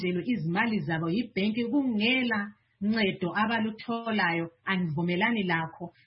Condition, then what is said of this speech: None; typical speech.